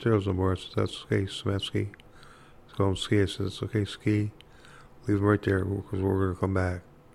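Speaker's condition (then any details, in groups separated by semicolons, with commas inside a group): Parkinson's disease; hard time talking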